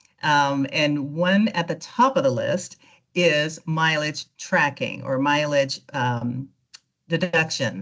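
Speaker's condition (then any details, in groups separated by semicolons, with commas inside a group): No condition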